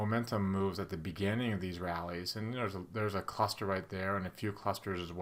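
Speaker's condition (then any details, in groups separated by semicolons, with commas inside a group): No condition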